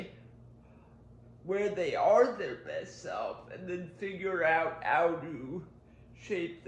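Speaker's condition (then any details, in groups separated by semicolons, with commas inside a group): Cerebral palsy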